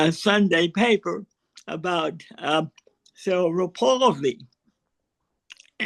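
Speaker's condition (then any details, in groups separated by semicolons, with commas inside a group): Cerebral palsy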